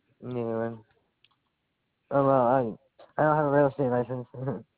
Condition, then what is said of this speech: Stroke. My speech is messed up because I had a stroke.